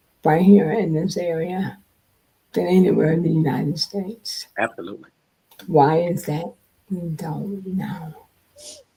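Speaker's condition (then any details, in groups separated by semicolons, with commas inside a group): Multiple sclerosis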